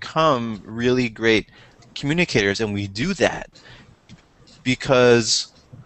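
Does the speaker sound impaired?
No.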